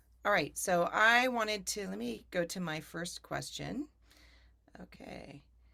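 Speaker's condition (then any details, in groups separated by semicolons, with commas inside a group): No condition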